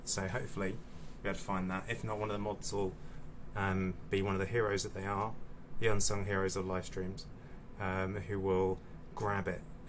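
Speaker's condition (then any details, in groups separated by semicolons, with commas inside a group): No condition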